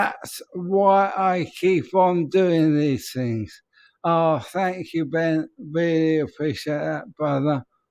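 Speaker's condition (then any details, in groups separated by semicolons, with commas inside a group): ALS; speech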